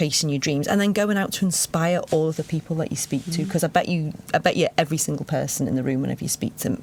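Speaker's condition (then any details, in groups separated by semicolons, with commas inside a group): No condition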